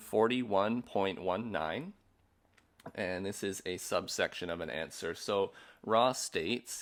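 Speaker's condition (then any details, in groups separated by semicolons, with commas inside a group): No condition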